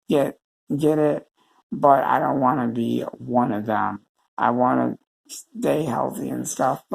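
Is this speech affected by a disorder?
Yes: cerebral palsy.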